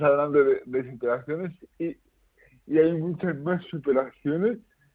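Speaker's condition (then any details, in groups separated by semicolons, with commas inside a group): Cerebral palsy; mainly physical effects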